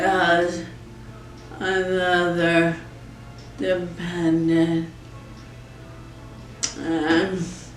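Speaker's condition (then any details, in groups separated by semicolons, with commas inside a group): ALS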